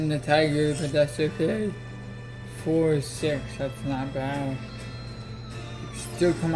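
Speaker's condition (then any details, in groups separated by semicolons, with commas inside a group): Cerebral palsy; affects legs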